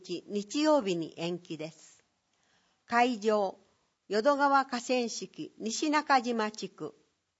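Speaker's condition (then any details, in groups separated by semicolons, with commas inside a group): No condition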